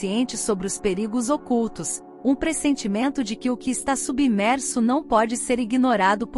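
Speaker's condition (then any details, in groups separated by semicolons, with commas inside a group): No condition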